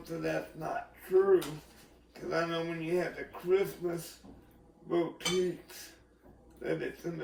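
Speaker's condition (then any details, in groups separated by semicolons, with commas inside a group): Cerebral palsy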